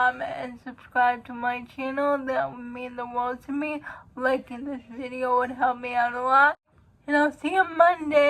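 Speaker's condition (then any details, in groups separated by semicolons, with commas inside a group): Cerebral palsy; uses wheelchair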